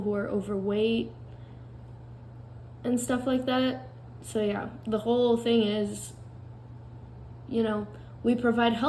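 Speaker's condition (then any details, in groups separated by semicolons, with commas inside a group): No condition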